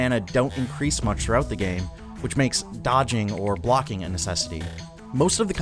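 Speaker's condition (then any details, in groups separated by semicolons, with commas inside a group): No condition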